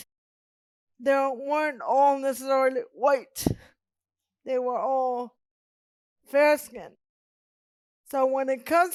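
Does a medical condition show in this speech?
Yes: cerebral palsy; present from birth.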